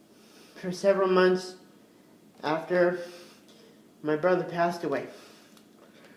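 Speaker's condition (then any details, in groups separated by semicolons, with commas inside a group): Cerebral palsy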